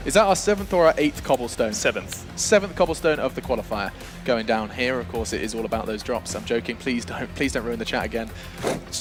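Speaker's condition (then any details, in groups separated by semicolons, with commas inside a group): No condition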